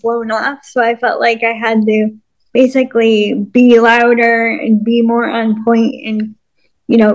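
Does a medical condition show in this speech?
Yes: cerebral palsy and multiple sclerosis; lifelong cerebral palsy, multiple sclerosis second, extreme stiffness; in 40s, multiple sclerosis diagnosed about a year ago.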